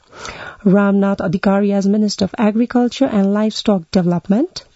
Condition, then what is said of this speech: None; typical speech.